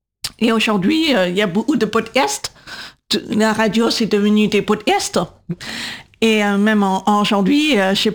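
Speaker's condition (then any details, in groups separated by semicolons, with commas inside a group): Deafness from birth, profound sensorineural deafness, congenital CMV; congenital deafness from cytomegalovirus (CMV), diagnosed around 18 months, severe at birth, dropped at age 8; speaks on air with own voice, live transcription by Céline Ripoll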